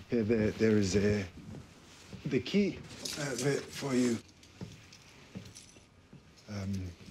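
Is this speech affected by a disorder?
No.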